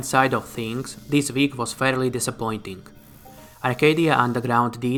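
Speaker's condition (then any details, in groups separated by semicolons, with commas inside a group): No condition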